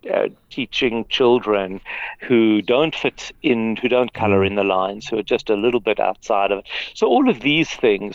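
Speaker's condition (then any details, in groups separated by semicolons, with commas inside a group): No condition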